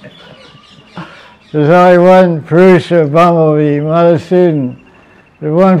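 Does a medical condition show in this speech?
Yes: deafness; reads translations aloud.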